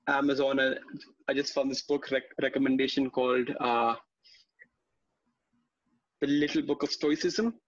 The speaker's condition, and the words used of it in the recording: Stuttering. In my personal view, having the stammer is not something which was there in my control, but working on it and reducing that stammer is something which I can do.